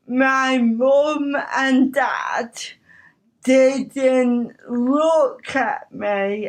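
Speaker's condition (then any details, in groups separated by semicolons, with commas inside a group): Cerebral palsy; talks a bit slower than others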